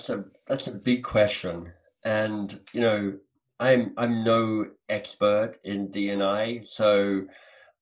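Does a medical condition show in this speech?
Yes: cleft lip and palate, mild; congenital cleft lip and palate, palate crevice, operated on in early childhood, flattened face and top lip, father and brother affected; slight speech disability audible in voice, self-described minor form.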